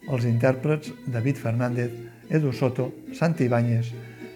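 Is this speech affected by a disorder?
No.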